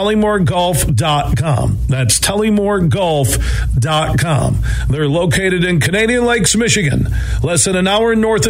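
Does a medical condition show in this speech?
No.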